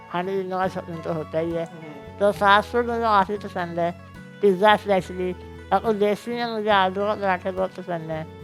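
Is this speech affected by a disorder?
Yes: muscular dystrophy; genetic, since childhood, fully wheelchair bound.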